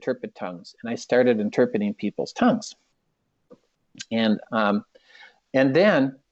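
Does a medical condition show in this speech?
No.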